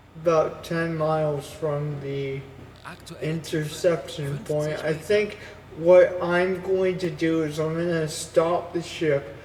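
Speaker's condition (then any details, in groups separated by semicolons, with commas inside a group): Cerebral palsy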